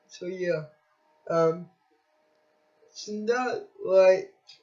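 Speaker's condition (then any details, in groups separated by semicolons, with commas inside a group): Cerebral palsy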